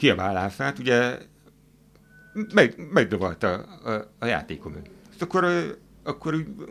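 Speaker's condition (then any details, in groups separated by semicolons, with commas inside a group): Hearing impairment; wears hearing aids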